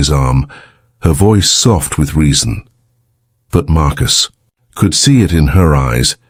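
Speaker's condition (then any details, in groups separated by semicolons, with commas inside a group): No condition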